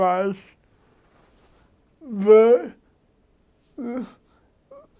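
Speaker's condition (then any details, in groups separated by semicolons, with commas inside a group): Cerebral palsy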